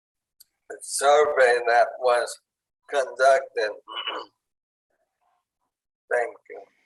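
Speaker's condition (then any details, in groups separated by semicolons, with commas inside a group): ALS; onset in hands and arms, tracheostomy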